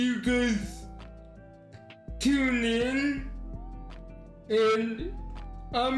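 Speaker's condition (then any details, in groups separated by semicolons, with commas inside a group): Cerebral palsy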